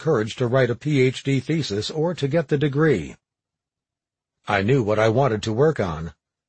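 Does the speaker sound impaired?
No.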